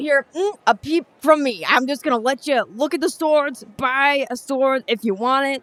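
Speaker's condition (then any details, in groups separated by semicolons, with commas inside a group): No condition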